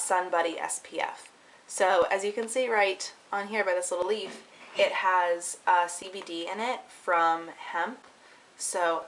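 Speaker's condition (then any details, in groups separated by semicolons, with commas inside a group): No condition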